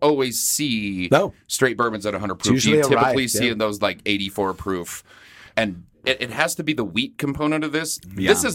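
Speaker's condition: No condition

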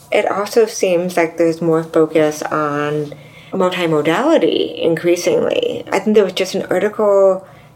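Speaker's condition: Deafness, severe to profound; implant worse ear 34

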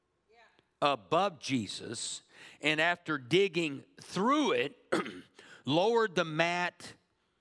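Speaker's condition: No condition

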